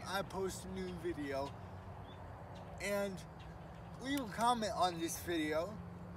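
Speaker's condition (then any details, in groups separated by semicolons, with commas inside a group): Cerebral palsy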